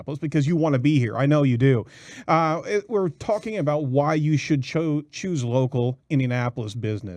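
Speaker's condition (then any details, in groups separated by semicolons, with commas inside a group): No condition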